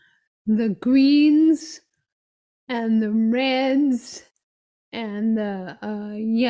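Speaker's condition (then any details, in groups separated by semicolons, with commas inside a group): Myotonic dystrophy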